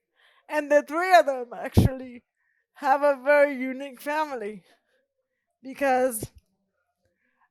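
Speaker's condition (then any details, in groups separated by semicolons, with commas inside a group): Cerebral palsy; present from birth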